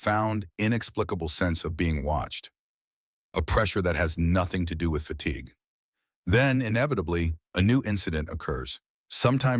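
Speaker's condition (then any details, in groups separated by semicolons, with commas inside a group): No condition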